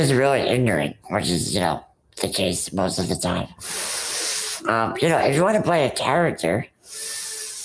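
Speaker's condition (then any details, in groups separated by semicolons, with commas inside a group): Rare muscular dystrophy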